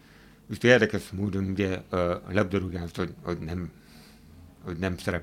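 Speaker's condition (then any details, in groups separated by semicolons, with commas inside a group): Hard of hearing; hearing aid mentioned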